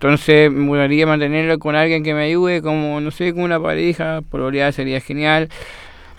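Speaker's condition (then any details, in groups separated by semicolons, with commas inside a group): Down syndrome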